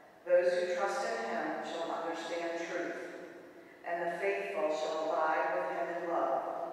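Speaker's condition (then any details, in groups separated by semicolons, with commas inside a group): No condition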